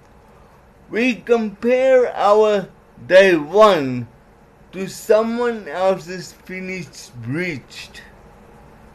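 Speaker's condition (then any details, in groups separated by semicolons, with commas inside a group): Cerebral palsy; legs affected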